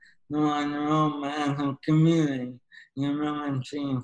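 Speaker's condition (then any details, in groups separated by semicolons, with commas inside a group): ALS; diagnosed at 21, San Francisco ALS clinic, arm nerve issues, weak hands, trouble running, slow progressor; almost 13 years since diagnosis, wheelchair user, needs help showering, dressing and everyday tasks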